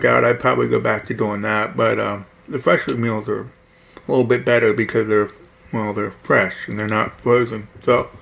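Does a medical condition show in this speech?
Yes: hearing loss; right ear cochlear implant at Johns Hopkins Baltimore, barely any prior right-ear hearing, quad cane 8 years; implant within last few years, hears much more speech, music enjoyed less, left ear not implanted.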